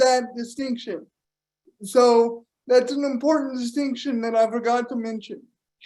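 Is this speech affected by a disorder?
Yes: cerebral palsy; power wheelchair.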